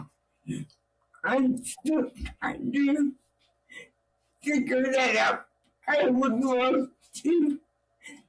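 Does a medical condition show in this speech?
Yes: cerebral palsy; own voice needs subtitles.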